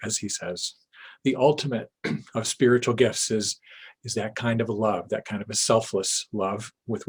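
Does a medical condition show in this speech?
No.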